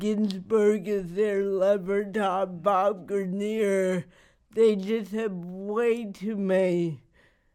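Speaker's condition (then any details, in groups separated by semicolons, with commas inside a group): Cerebral palsy; not degenerative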